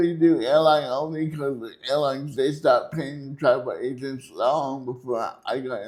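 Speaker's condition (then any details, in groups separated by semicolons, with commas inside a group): Cerebral palsy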